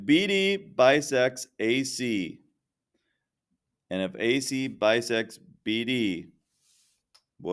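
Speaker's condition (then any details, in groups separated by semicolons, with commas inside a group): No condition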